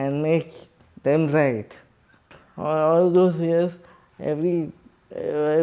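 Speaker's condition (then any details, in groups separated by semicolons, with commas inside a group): Cerebral palsy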